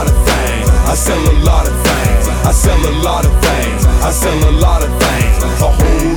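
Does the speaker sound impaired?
No.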